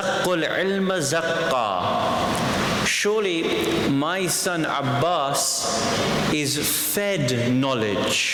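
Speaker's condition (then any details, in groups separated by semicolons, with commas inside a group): No condition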